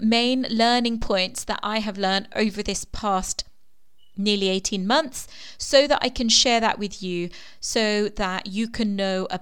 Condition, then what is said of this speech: No condition.